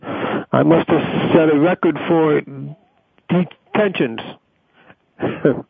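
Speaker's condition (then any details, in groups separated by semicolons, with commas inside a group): Stuttering; stuttering since age eight, onset after teacher experience and shingles; blocks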